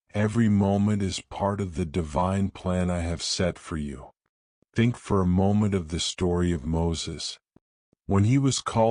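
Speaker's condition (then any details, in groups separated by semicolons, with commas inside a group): No condition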